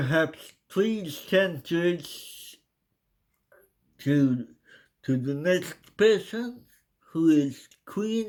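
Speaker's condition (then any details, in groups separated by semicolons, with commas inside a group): Cerebral palsy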